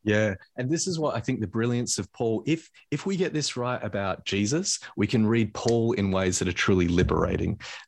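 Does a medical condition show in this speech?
No.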